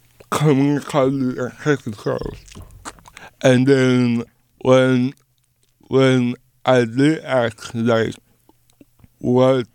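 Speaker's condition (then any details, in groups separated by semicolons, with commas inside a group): Cerebral palsy; lifelong cerebral palsy, dystonia with hand tremors; speech difficult, cerebral palsy and dystonia affect speech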